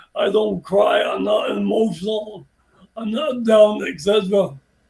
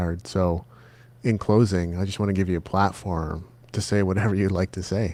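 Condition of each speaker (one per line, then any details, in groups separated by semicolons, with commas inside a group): Brain injury; car accident, six-month coma, affects walking, balance, speech, contracted muscles; 19 years since injury, ongoing physiotherapy, small continuing progress; once one word per breath, relearned breathing, speech improved
No condition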